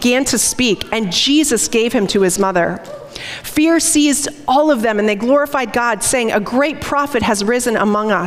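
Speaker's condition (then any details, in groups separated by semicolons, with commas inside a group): No condition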